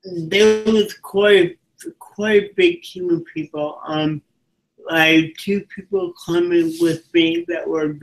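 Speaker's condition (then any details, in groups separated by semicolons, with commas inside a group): Cerebral palsy; from birth, physical disability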